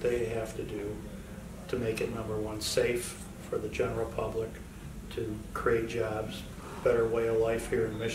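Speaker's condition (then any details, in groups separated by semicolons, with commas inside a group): No condition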